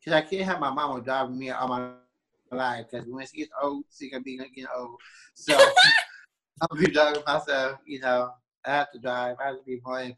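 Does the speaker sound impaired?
Yes: Down syndrome; born with Down syndrome.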